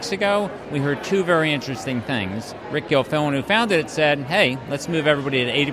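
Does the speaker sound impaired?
No.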